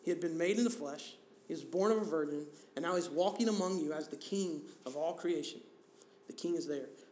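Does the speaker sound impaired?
No.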